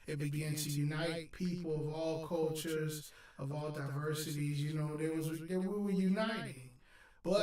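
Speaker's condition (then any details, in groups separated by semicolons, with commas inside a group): No condition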